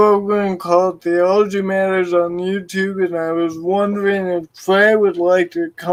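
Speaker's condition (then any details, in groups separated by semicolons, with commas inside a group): Cerebral palsy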